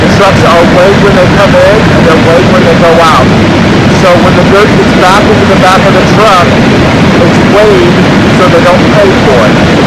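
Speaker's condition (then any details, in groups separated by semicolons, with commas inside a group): No condition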